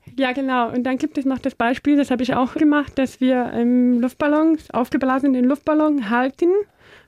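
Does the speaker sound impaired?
Yes: deafness; learned speaking as child using balloons, speaks well, better than many deaf people.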